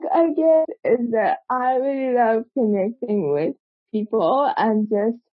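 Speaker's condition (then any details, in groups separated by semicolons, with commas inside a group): Cerebral palsy; present from birth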